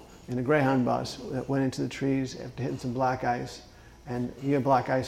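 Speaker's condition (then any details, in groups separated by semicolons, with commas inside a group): Parkinson's disease; Parkinson's onset age 41, about 12 years' history, first tremoring hand and no arm swing after thumb surgery, left foot dystonia; timed medication with alarm, exercise beyond comfort zone; says some words are hard or tough to say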